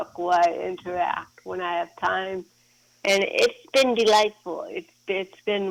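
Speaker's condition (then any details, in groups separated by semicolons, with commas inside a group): Cerebral palsy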